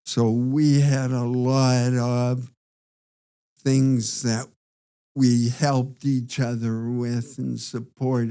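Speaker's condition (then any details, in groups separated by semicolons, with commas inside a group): Parkinson's disease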